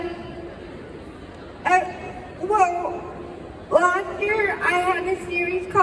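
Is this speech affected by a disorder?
Yes: quadriplegic spastic cerebral palsy.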